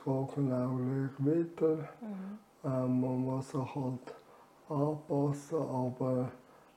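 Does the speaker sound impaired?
Yes: ALS; reduced air makes talking effortful.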